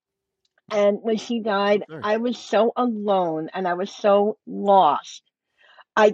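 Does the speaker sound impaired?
Yes: cleft lip and palate; congenital, surgeries from 2 months, lip and palate closure, nose reconstruction, two bone grafts, ear tubes; speech affected, workplace discrimination over how speaks.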